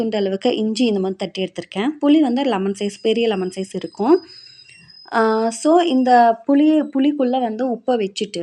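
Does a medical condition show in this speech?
No.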